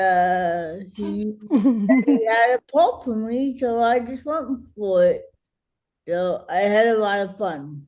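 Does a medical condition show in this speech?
Yes: cerebral palsy; affects speech and fine motor skills; speech harder to understand.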